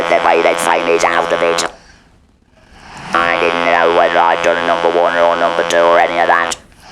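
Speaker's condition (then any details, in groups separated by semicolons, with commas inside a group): Laryngeal cancer with laryngectomy; laryngeal squamous cell carcinoma, laryngectomy; chemotherapy, radiotherapy, repeated surgery; lost speech after operation, speech therapy, slower speech clearer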